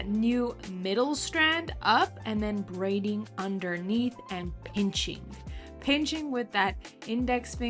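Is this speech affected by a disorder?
No.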